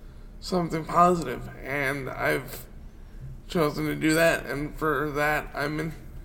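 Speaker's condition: Cerebral palsy; wheelchair user

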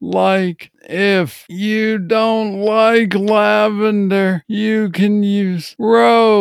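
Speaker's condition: Parkinson's disease; smell improving, able to identify coffee roast, baseline smell test with follow-up in 4 months

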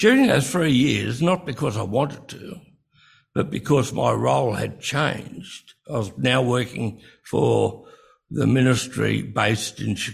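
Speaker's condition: Breathing-related speech difficulty

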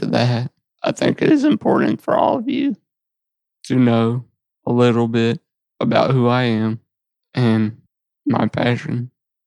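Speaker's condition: Duchenne muscular dystrophy; wheelchair

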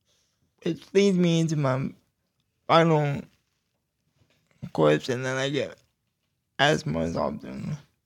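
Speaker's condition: Cerebral palsy; low voice

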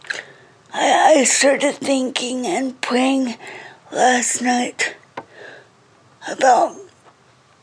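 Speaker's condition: Cerebral palsy; uses iPad text-to-speech to read passages aloud

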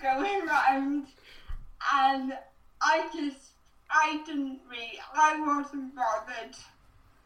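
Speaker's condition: Cerebral palsy

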